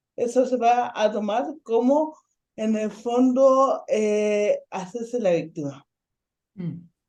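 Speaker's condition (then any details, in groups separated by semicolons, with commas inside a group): Ataxic cerebral palsy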